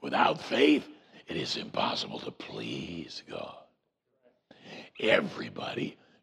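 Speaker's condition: Voice box removal needed; expects R2-D2-like voice after removal

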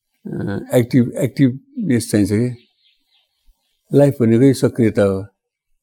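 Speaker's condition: Parkinson's disease; elderly

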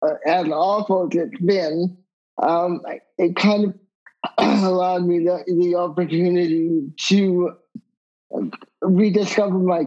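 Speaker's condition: Cerebral palsy; wheelchair user

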